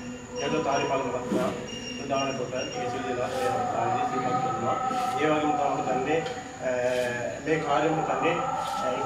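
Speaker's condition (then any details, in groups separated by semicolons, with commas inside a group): No condition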